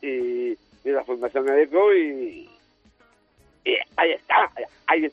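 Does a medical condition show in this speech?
Yes: Down syndrome.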